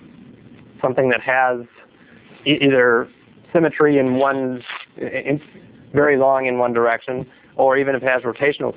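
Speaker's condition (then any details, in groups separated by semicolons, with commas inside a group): No condition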